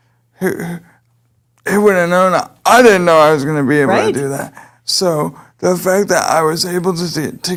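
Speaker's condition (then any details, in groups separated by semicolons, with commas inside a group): Cerebral palsy; able to speak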